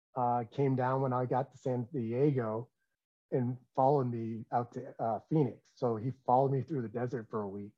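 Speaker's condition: No condition

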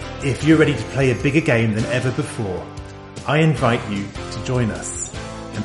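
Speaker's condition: No condition

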